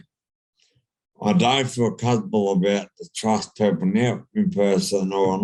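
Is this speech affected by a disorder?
Yes: brain injury.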